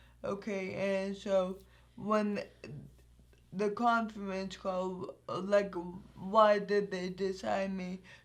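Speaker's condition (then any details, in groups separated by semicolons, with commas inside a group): Anoxic brain injury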